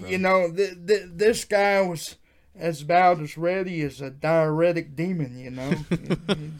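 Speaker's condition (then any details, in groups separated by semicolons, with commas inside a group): Cerebral palsy; wheelchair user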